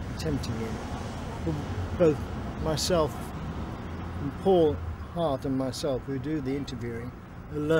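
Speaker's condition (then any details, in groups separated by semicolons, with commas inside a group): No condition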